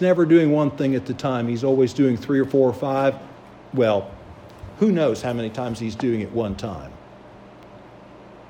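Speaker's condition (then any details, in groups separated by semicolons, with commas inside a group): No condition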